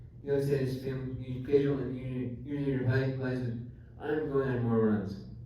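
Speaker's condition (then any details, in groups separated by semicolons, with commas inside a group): Traumatic brain injury; climbing accident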